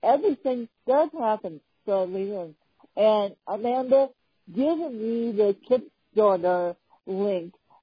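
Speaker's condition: Cerebral palsy; chronic physical disability

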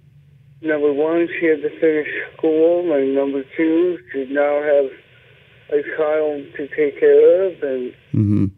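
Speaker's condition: Cerebral palsy; speech impediment while growing up

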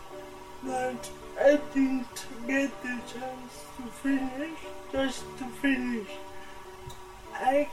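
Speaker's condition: Cerebral palsy; adult

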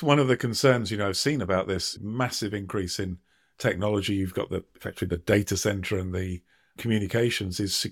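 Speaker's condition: No condition

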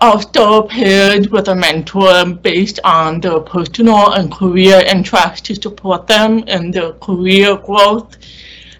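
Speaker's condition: Deaf or hard of hearing; cannot hear boarding announcements at gate

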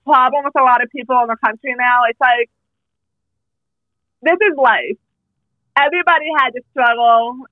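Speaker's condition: Hearing loss, speech impediment, mild; hearing impairment since birth, relies on lip reading, not deaf, needs clear masks and subtitles; little bit of a speech impediment, speaks better than in childhood; voice sounds different, had intensive speech therapy

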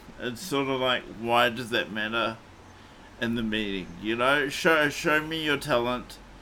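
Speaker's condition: Cerebral palsy; morphine not allowed after it

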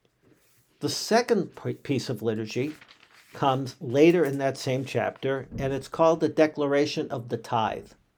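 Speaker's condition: No condition

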